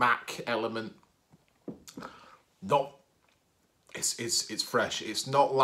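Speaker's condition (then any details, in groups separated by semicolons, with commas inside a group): No condition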